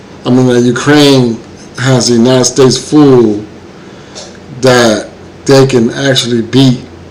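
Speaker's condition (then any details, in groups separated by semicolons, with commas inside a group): No condition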